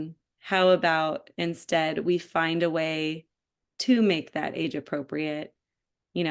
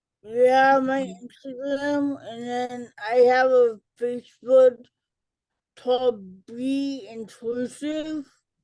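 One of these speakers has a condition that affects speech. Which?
The second: cerebral palsy; speech delay in childhood, speech services.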